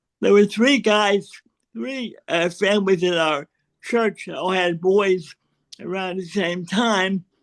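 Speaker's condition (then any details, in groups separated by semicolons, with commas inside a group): Cerebral palsy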